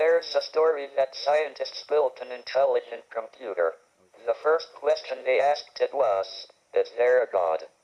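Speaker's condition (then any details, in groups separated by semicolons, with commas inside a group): ALS, speech-generating device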